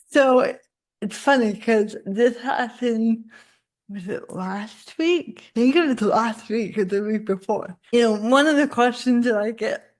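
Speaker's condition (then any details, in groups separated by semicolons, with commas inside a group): Cerebral palsy; spasticity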